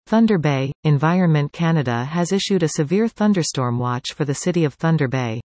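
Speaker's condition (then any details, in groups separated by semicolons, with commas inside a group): No condition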